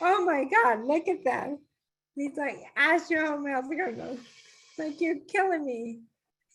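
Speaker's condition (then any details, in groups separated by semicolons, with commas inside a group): ALS; losing weight despite eating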